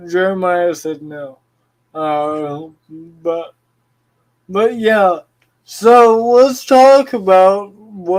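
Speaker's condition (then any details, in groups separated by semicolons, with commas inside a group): Cerebral palsy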